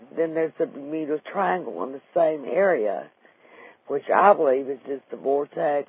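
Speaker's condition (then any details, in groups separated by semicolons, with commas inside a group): Vocal cord paralysis after stroke, unilateral vocal fold paralysis; types with one hand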